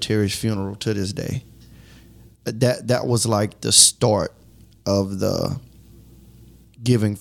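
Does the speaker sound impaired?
No.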